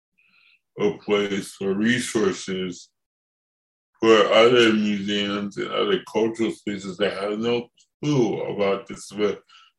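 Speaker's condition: Cerebral palsy; from birth

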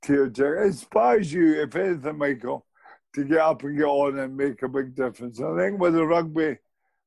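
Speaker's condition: Motor neurone disease; host calls speech eloquent

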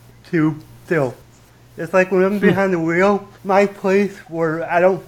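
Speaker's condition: Cerebral palsy with stutter; fairly significant stutter until recently

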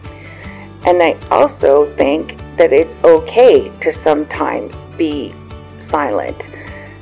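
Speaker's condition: Aphasia after stroke; aphasia caused by stroke; in speech therapy, several therapists; words clear in mind but jumbled when speaking, language problems, conversation and turn-taking difficult

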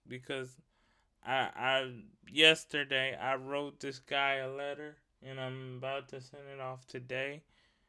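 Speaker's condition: Cerebral palsy; wheelchair user

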